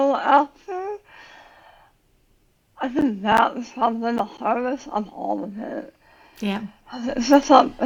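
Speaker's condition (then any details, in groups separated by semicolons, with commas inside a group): Tongue cancer surgery; altered speech, cannot raise voice, worse when tired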